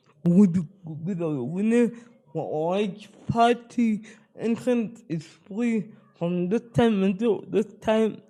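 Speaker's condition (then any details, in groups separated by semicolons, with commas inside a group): Spastic cerebral palsy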